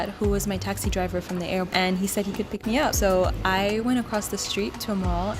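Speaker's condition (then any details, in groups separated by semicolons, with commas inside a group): No condition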